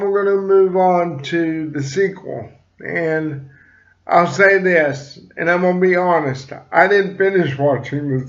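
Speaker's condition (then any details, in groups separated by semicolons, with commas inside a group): Cerebral palsy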